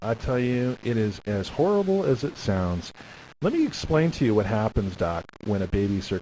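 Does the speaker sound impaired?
No.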